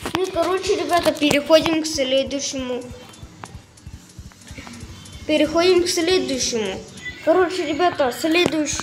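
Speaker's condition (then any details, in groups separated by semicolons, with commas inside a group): No condition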